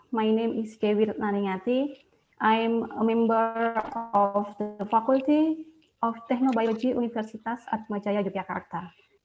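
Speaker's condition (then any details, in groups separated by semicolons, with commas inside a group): No condition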